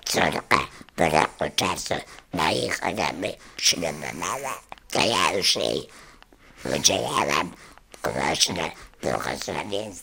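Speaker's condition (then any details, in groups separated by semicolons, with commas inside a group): Laryngectomy after laryngeal cancer; total laryngectomy for laryngeal cancer, diagnosed 20 years after thyroid surgery with major complications; speaks again after larynx removal, speech described as beautiful; relearned speaking through exercises, now speaks well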